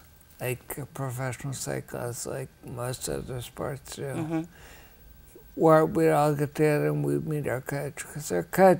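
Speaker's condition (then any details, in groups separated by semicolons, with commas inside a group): Ataxia; rare, progressive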